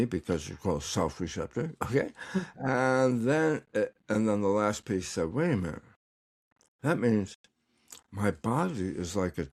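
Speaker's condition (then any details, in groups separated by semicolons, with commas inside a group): Tongue cancer; recovering, tongue exercises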